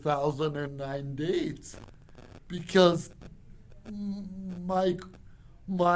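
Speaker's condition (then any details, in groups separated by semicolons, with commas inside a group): Cerebral palsy; from birth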